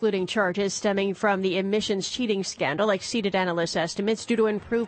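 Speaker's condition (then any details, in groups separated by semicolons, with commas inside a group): No condition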